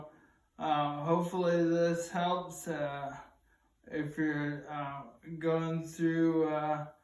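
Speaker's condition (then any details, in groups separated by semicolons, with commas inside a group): ALS; starting to lose voice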